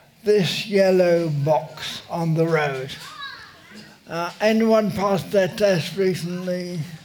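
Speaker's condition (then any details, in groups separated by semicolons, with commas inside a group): Motor neurone disease; uses wheelchair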